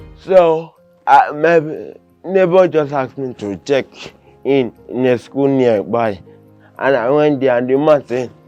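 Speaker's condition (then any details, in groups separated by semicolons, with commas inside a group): Cerebral palsy; limits movement and coordination; severe case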